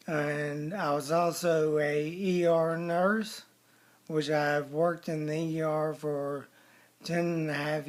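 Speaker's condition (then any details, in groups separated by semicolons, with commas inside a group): ALS, bulbar onset; constant slurred speech, hard to communicate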